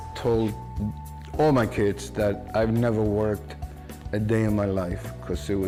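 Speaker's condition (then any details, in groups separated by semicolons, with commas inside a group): No condition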